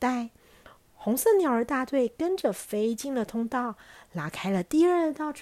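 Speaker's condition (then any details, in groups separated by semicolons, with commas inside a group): No condition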